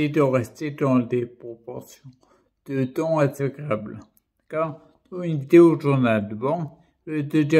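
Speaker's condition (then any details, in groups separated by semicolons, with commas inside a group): Primary progressive multiple sclerosis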